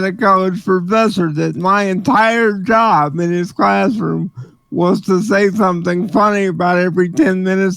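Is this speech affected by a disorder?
Yes: cerebral palsy; speech sounds drunk.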